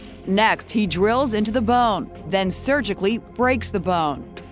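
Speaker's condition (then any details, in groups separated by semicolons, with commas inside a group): No condition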